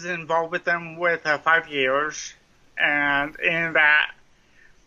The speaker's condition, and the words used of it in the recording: Cerebral palsy. First of all, I want to apologize to my listeners for sounding like a drive-thru speaker box from Wendy's.